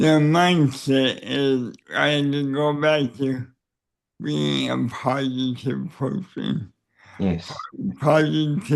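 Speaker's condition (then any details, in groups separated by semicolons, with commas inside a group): Cerebral palsy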